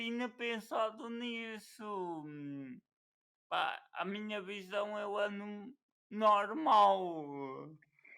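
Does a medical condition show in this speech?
Yes: cerebral palsy.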